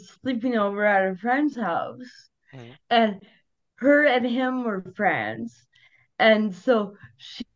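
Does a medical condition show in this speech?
Yes: cerebral palsy; onset at birth, needed resuscitation to breathe, diagnosed about 18 months later, physical therapy at Glen Rose Play School; always walked, atypical gait without natural rhythm, scooter for about 12 years; no speech therapy needed as child, thanks to mother.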